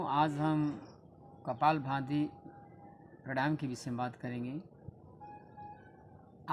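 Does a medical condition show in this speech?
No.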